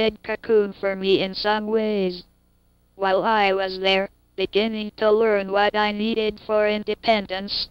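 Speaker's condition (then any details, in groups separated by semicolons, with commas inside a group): Cerebral palsy; cannot move limbs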